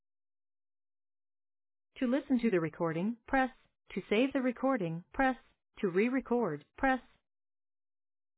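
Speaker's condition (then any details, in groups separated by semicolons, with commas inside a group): No condition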